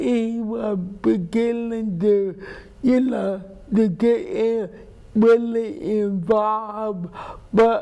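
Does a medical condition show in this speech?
Yes: cerebral palsy; affects walking and gait; speech impairment.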